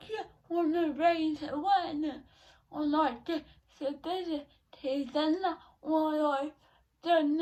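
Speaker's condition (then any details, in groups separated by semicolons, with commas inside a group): Cerebral palsy; not quadriplegic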